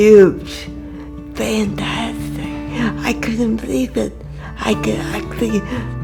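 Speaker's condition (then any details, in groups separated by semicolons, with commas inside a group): Cerebral palsy; from birth; uses assistive technology to communicate; communication difficult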